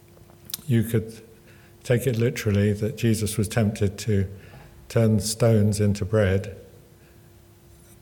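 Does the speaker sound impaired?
Yes: Parkinson's; Parkinson's exercise programmes.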